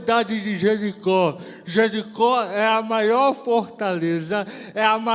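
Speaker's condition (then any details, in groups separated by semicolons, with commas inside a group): Cerebral palsy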